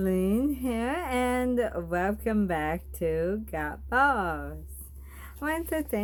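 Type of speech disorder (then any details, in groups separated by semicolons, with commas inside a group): Bulbar dysarthria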